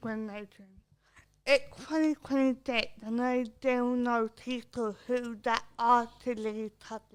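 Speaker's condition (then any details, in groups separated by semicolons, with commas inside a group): Cerebral palsy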